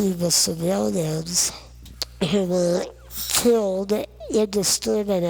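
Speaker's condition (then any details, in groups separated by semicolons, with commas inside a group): Non-progressive muscular dystrophy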